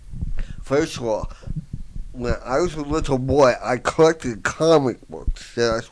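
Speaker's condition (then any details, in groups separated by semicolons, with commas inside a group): Voice box damage, traumatic brain injury; tbi found 3-4 years ago, rehabilitation services, fine motor loss, half lung capacity lost, cannot handwrite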